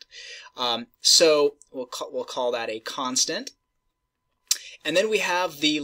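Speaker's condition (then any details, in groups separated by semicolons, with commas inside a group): No condition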